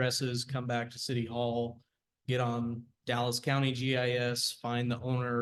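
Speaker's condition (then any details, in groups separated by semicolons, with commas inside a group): No condition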